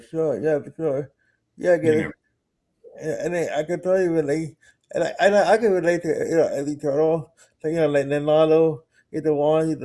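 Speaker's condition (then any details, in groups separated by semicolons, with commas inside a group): Cerebral palsy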